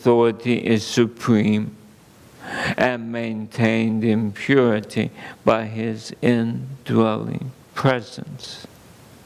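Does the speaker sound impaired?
Yes: ALS; under neurologist care.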